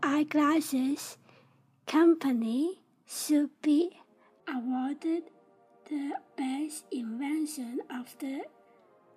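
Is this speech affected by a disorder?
Yes: Down syndrome; developmental disability.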